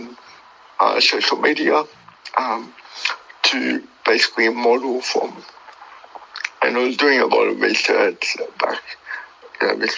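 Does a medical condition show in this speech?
Yes: cerebral palsy.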